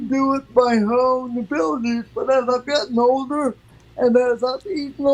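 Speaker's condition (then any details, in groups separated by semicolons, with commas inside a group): Cerebral palsy; from birth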